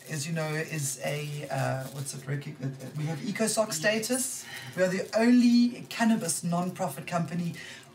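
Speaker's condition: No condition

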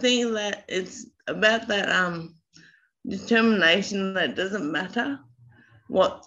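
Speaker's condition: Slurred speech after brainstem stroke, mild; initially unable to talk, relearned speech, now mild slurring, not very obvious

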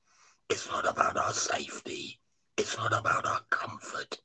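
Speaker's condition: Laryngectomy after cancer; voice box removed after cancer, cancer survivor; speaks and street preaches without voice box

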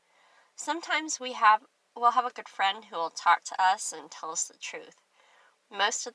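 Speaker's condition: Cleft lip and palate; clear speech

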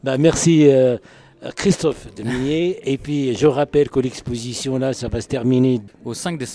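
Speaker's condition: No condition

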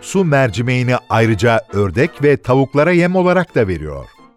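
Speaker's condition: No condition

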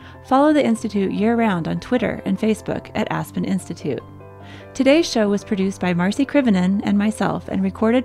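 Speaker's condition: No condition

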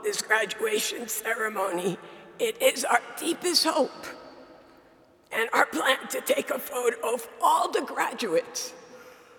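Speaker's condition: Dysphonia; not painful

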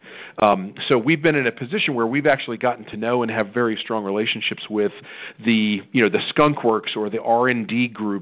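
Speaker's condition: No condition

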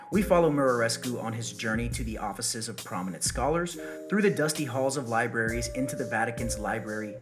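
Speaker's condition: No condition

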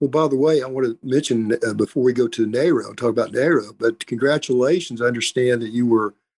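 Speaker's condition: No condition

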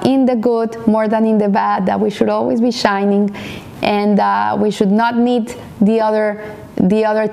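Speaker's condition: No condition

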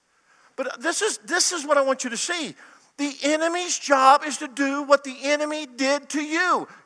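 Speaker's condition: No condition

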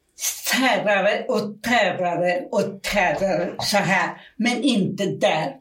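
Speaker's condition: Aphasia; knows words but cannot get them out, word-finding errors, garbled non-words, restarts, repetitions

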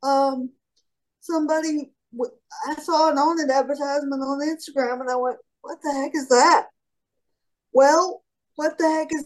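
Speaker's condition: Cerebral palsy; trains mace and clubs

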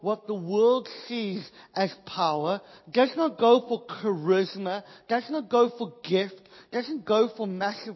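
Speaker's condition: Cleft palate, Pierre Robin syndrome

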